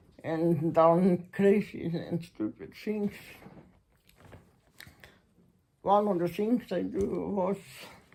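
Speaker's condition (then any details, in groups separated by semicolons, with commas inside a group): Muscular Parkinson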